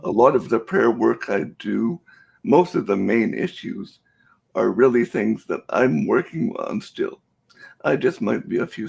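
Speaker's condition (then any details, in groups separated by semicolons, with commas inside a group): Cerebral palsy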